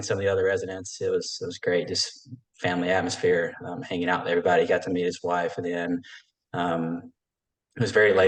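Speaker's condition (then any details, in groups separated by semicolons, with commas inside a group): No condition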